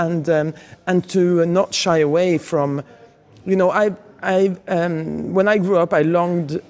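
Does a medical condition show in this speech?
No.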